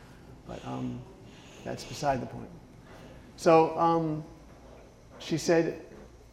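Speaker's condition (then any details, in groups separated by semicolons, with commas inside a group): Parkinson's disease; first tremoring hand and no arm swing after thumb surgery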